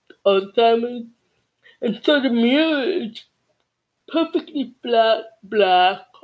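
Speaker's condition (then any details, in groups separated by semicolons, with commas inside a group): Cerebral palsy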